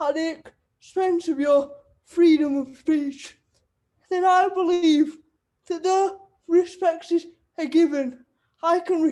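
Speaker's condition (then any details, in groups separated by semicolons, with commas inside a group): Cerebral palsy; wheelchair user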